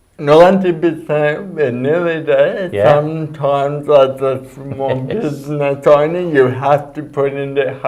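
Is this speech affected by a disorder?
Yes: cerebral palsy; speech.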